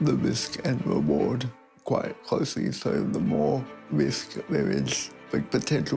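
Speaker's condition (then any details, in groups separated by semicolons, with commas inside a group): Cerebral palsy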